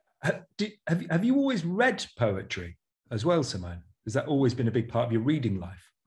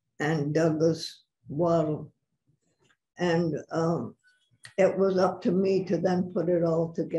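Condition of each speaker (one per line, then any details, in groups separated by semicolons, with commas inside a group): No condition
Parkinson's; about six years since onset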